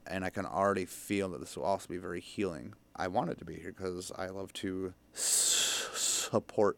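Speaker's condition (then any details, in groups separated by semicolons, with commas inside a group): Stutter; stutter since young childhood, speech help stopped around age 11 or 12, therapy, 12-step programs, now sober; still stutters, public speaking still hard, sounded fluent on air, feels safe in studio; stutters on f of furniture mover, no stutter when drunk, cares less when feeling safe; prolonged sounds, blocks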